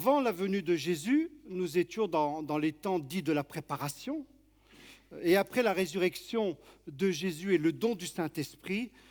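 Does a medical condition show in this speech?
No.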